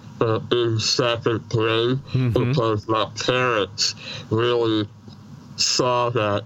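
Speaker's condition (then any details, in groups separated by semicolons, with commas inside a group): Treacher Collins syndrome, severe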